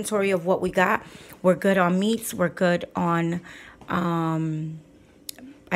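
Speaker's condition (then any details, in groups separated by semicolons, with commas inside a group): No condition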